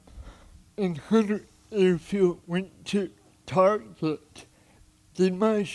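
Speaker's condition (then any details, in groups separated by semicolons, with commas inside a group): Cerebral palsy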